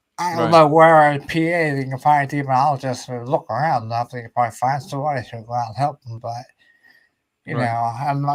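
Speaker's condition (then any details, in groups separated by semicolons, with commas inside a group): Ataxia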